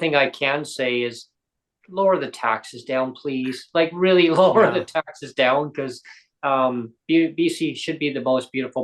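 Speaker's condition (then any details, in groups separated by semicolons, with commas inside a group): No condition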